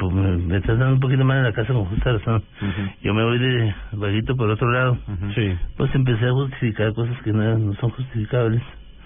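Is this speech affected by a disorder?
Yes: Parkinson's disease; Parkinson's disease present on return to Bogota, tremor, stooped posture at times, weakness; voice trembles at times, neurologist-prescribed walking, running and tennis; voice sometimes trembles, sometimes intelligible, sometimes not understood at all.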